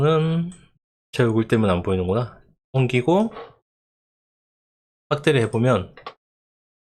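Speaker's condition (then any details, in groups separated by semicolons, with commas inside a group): No condition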